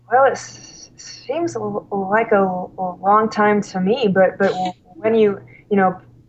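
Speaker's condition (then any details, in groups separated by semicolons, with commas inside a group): Stuttering; severe stuttering at college start, fluency temporarily improved by drinking alcohol, works as school slp; stutters openly, cannot hide it, discloses stuttering to parents, feels in control; noticeable stuttering that cannot be hidden, more fluent when drinking then; repeated sounds, repeated words, prolonged sounds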